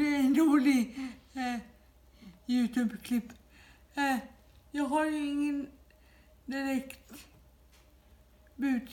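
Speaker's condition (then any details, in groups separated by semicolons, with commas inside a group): Dyskinetic cerebral palsy, severe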